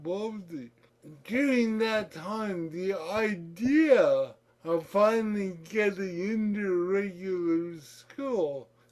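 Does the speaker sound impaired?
Yes: cerebral palsy; childhood-onset, childhood physiotherapy, occupational and speech therapy, school for physically disabled children, regular school from age 13; distinctive voice, imitated by friend Fred.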